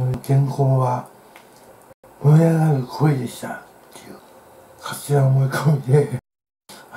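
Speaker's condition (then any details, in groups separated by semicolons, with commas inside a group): Tongue cancer, partial glossectomy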